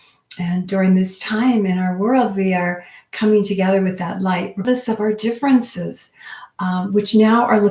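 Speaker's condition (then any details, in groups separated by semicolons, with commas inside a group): No condition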